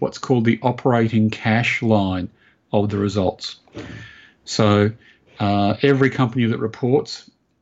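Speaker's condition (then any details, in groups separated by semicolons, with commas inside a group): No condition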